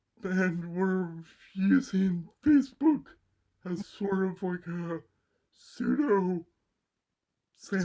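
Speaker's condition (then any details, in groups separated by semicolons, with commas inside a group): Cerebral palsy; mild left side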